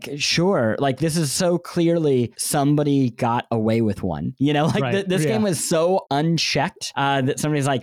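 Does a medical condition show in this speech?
Yes: cleft lip and palate; congenital cleft lip and palate, surgeries most summers of childhood, bandaged, 2-3 months recovery each.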